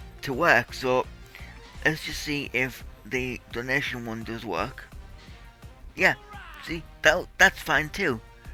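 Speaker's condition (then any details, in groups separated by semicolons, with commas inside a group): Cerebral palsy; tight muscles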